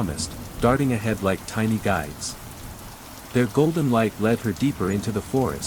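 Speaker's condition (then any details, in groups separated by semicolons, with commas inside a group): No condition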